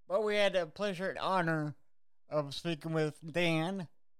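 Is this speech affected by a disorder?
Yes: cerebral palsy; cerebral palsy since birth, knee pain; age 41, knees hurting now, got medication from doctor.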